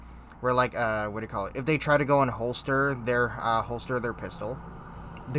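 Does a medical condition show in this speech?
No.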